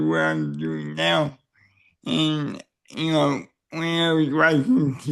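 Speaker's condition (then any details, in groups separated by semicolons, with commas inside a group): Cerebral palsy; neck surgery went badly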